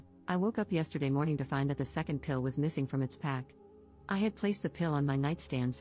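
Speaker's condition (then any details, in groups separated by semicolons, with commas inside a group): No condition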